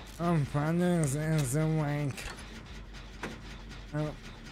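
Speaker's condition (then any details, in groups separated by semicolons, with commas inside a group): ALS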